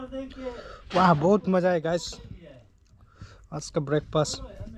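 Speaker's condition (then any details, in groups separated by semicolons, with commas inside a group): No condition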